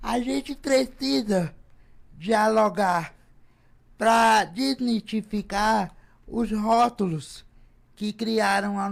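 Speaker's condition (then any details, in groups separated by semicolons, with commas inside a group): Cerebral palsy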